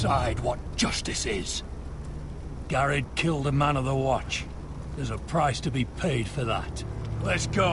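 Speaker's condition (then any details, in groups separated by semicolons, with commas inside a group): No condition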